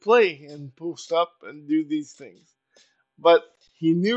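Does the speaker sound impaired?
Yes: cerebral palsy; uses power wheelchair, very little fine motor skill, very poor balance.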